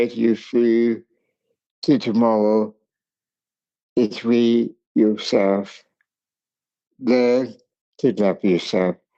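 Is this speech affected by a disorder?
Yes: cerebral palsy.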